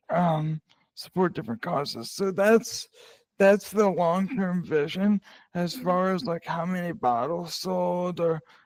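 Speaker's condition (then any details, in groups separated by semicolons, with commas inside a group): Cerebral palsy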